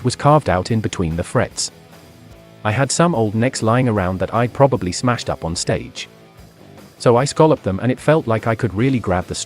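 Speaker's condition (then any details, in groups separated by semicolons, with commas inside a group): No condition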